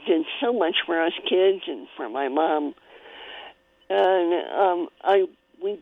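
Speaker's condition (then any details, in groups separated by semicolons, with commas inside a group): Cleft palate; congenital, present from birth; spoon feeding needed at one point in early childhood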